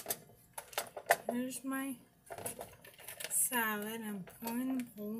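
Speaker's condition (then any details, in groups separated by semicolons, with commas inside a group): Brain injury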